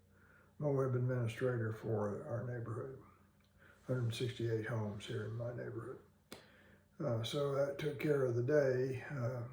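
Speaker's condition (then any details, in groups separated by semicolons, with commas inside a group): Parkinson's disease; no tremor, difficulty standing, slow small gait, typing difficulty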